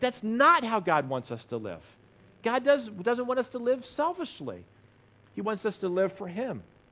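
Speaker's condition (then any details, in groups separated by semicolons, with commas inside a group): No condition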